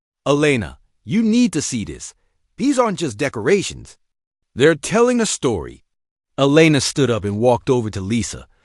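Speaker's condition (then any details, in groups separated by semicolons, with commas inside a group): No condition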